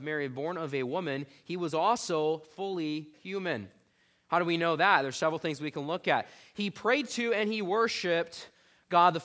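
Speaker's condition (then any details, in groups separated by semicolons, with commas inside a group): No condition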